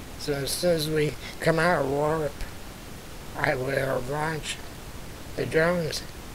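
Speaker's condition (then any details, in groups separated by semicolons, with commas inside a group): Spinal muscular atrophy type two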